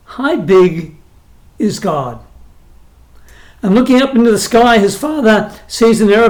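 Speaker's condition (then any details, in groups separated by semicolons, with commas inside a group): No condition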